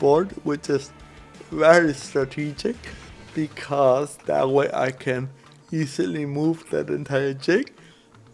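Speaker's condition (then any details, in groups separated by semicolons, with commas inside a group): Cerebral palsy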